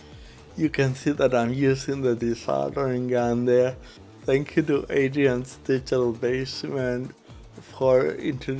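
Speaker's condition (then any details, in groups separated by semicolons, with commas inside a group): Cerebral palsy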